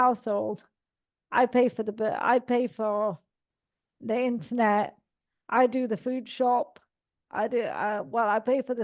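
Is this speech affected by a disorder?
Yes: cerebral palsy; all four limbs.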